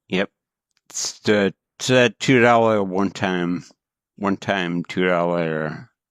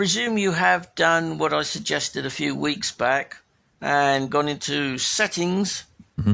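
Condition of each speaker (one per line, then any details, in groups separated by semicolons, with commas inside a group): Cerebral palsy
No condition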